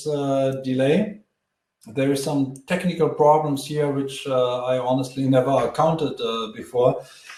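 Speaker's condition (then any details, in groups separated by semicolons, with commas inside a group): No condition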